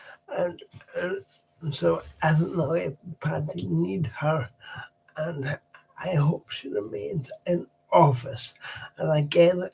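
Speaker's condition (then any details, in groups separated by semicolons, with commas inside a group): Cerebral palsy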